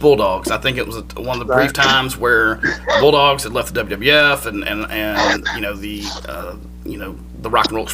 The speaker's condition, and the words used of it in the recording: No condition.